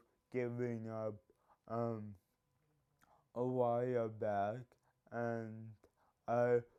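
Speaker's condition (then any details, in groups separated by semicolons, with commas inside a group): Cerebral palsy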